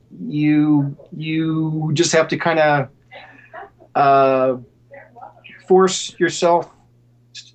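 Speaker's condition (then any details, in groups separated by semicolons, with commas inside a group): Stuttering; every syllable in grade school, wrote notes, severe through college, therapy in school and Columbus, Ohio hospital; self-described mild stutterer, mostly fluent; severe when nervous, none when drunk or very angry, less with household; repeated sounds, prolonged sounds, blocks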